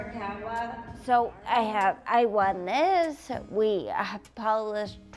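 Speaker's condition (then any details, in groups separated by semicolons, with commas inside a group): Traumatic brain injury; boulder strike, major reconstructive surgery, wheelchair; ten years post-injury, ongoing recovery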